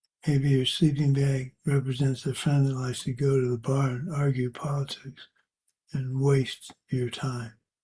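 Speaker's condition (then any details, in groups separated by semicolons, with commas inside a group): Parkinson's; age 73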